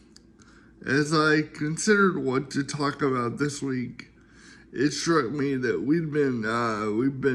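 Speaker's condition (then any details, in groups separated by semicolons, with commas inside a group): Cerebral palsy; speaks slower at times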